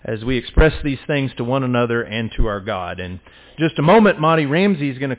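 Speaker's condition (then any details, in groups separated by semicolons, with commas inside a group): No condition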